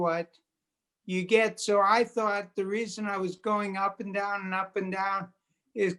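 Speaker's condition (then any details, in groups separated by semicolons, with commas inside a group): Multiple sclerosis; quadriplegic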